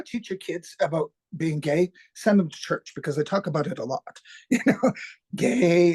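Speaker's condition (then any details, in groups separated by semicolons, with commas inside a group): No condition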